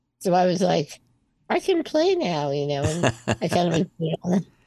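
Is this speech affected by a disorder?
Yes: spinal muscular atrophy type 2; congenital, born early 60s, wheelchair user, slightly progressive, found out in twenties, arms less mobile; on oral breakthrough medication rebuilding motor neurons; breathing, speaking and singing much stronger since medication, functions declining before it.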